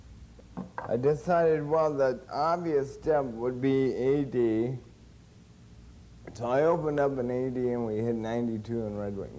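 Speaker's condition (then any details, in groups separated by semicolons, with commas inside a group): Cerebral palsy; since birth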